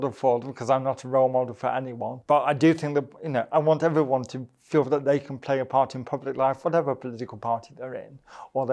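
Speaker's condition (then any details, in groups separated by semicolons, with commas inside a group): Cerebral palsy; affects voice box, strangulated voice, less clear to others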